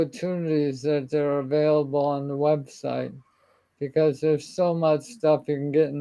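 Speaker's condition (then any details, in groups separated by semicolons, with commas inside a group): ALS; speech and swallowing trouble, weaker voice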